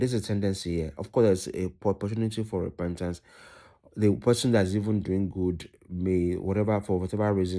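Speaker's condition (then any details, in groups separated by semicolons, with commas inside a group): No condition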